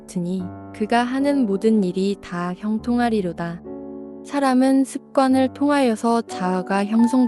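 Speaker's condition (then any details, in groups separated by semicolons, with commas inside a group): No condition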